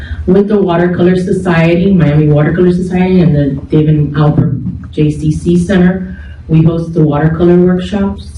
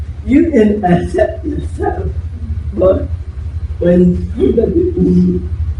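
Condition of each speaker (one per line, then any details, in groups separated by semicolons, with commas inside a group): No condition
Cerebral palsy; left side affected; voice damaged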